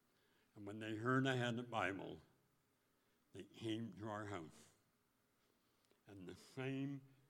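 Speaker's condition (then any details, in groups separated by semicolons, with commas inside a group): Speech impediment; taught tongue movement at 12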